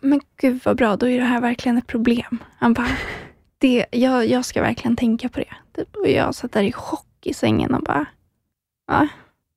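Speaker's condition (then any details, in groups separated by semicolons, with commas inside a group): No condition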